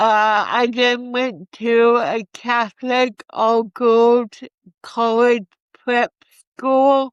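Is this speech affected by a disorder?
Yes: cerebral palsy; from birth.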